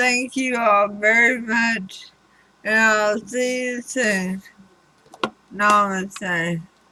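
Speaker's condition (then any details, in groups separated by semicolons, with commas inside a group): Throat cancer radiation damage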